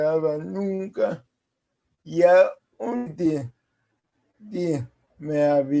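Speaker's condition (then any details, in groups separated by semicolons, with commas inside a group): Cerebral palsy; speaks as if with potato in mouth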